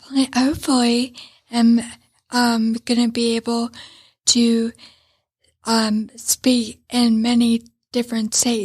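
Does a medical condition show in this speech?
Yes: traumatic brain injury; head-on vehicle collision.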